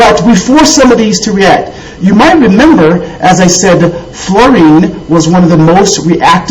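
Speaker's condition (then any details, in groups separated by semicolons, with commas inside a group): No condition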